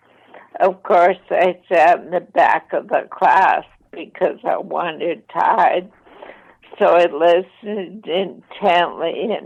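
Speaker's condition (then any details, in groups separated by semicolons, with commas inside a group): ALS, mild; voice slightly impaired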